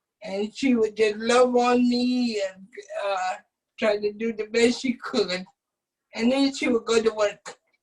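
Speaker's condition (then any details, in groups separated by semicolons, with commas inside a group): Cerebral palsy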